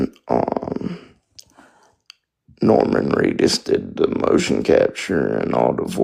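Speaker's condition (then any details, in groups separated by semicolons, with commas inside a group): Spastic quadriplegic cerebral palsy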